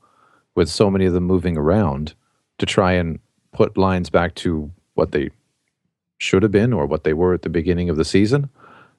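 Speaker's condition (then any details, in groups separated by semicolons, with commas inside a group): No condition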